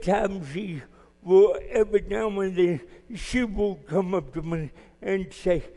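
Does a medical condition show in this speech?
Yes: cerebral palsy; talks funny.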